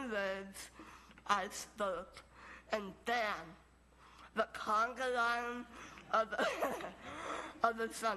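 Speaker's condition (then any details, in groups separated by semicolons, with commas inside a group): Moebius syndrome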